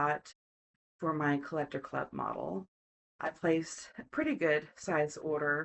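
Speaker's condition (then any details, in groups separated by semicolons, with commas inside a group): No condition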